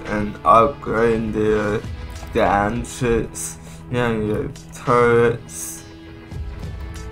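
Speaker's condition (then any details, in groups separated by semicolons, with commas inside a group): Cerebral palsy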